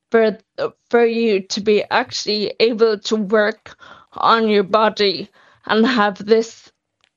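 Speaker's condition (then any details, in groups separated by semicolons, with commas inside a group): Friedreich's ataxia; progressive, not yet on skyclaras, drug not yet funded; losing speech, losing swallow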